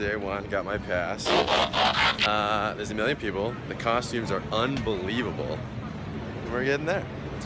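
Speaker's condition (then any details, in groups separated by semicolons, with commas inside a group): No condition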